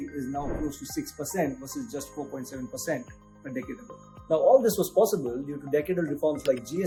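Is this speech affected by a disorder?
No.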